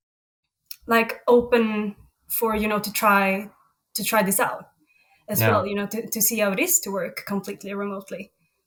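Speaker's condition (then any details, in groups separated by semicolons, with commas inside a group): No condition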